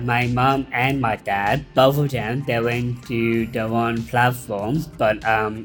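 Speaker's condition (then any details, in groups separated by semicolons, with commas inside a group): Down syndrome; intellectual disability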